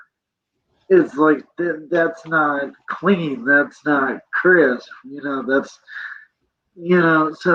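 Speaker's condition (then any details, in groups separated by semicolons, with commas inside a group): Cerebral palsy; present from birth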